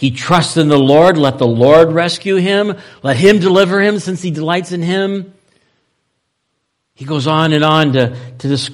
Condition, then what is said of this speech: None; typical speech.